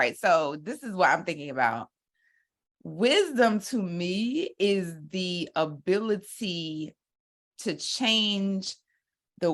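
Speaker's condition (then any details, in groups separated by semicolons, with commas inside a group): No condition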